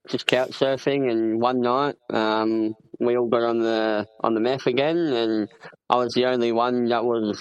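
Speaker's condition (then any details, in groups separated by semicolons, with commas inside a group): Cleft palate; congenital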